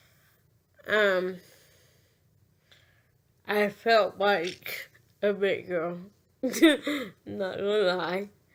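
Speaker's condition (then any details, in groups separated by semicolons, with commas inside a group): Cerebral palsy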